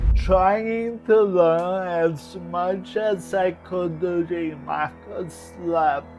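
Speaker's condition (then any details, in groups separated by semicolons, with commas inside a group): Cerebral palsy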